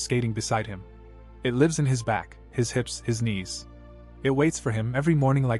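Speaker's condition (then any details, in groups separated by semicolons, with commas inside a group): No condition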